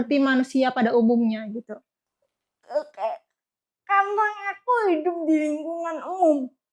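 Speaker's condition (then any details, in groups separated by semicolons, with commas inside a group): Cerebral palsy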